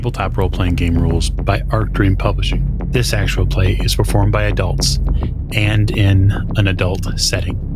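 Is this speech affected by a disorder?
No.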